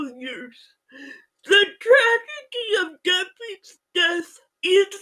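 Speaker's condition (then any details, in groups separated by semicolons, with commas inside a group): Physical speech impairment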